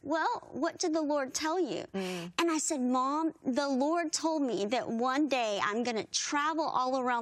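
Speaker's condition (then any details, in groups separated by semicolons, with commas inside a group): Bilateral cleft lip and palate; severe form, from birth, born in Guatemala, unable to nurse as newborn, not expected to survive; poor childhood speech, needed interpreters to speak, strong singing voice, not expected to hear or speak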